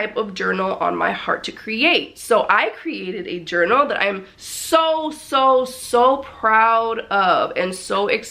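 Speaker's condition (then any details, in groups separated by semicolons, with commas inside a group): No condition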